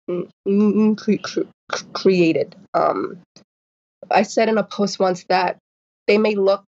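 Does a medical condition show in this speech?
Yes: stuttering; developmental neurological stutter, born four months early, no speech until four, onset at eight, suspected genetic; stutters on every letter and when singing, mid-word, masks fluency, worse when mask falls off; here repeated sounds.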